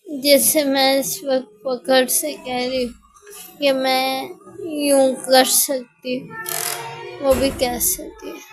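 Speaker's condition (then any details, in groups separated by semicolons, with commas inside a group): Speech difficulty after fall; childhood fall down stairs, affects walking and speech; about ten years since injury, uses wheelchair; some difficulty talking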